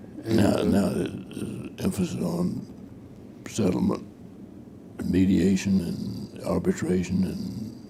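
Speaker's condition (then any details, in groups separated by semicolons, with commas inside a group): Parkinson's disease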